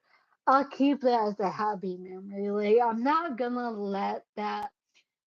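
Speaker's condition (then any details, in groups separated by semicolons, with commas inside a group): Cerebellar ataxia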